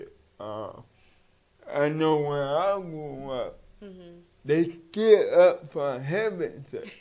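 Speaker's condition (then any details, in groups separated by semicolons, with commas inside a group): Cerebral palsy; from birth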